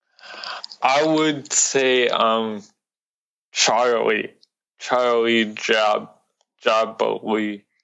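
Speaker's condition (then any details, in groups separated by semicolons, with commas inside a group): Cerebral palsy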